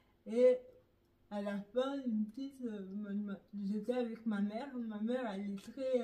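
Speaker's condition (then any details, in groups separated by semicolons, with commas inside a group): Neurological dystonia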